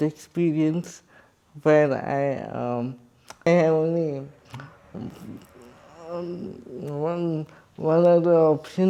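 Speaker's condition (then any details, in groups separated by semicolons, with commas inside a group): Cerebral palsy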